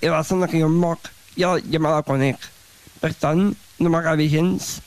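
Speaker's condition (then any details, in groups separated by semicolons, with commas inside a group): Down syndrome; describes self as very talkative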